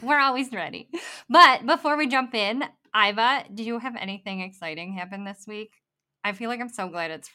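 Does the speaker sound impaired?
Yes: bilateral cleft lip and palate; congenital complete bilateral cleft lip and palate, hard and soft palate, no palate at birth, lamb's nipple feeding.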